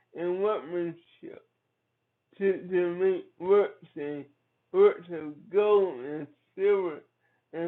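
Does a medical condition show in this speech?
Yes: cerebral palsy; from birth.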